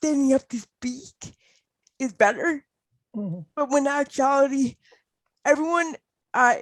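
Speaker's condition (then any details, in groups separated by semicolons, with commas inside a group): Cerebral palsy; mainly fine motor and speech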